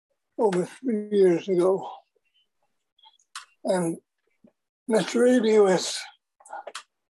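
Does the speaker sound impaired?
Yes: Parkinson's disease; young onset, diagnosed at 37 after about 5 years of noticed symptoms; about 25 years since diagnosis, tasks take two to three times longer, awaiting deep brain stimulation surgery.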